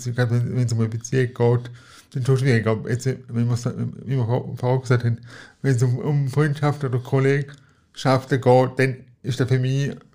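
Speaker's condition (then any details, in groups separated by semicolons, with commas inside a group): Cerebral palsy; wheelchair user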